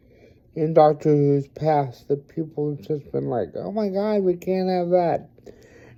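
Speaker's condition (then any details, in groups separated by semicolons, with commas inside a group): Cerebral palsy; reliable voice, uses voice control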